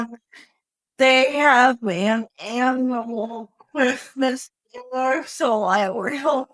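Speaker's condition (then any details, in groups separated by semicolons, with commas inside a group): Cerebral palsy; wheelchair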